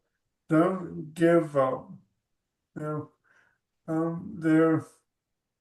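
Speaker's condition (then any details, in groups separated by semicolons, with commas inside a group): ALS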